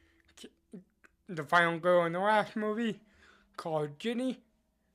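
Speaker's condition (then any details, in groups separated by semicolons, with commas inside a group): Cerebral palsy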